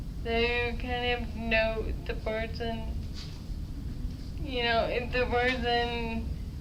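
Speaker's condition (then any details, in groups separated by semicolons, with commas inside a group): Dysarthria; slurred speech, worse loud, variable days, pauses to breathe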